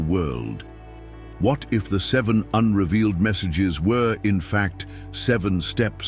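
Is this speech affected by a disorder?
No.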